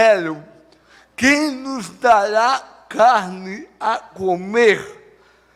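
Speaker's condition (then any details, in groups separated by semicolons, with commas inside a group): Cerebral palsy; no speech as child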